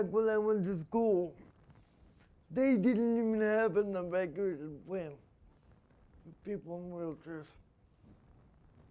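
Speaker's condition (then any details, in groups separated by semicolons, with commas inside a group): Spastic quadriplegia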